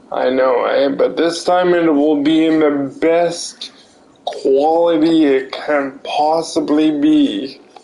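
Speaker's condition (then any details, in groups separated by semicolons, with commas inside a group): Cerebral palsy; limbs affected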